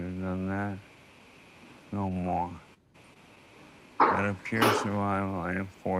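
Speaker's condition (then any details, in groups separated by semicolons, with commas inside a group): ALS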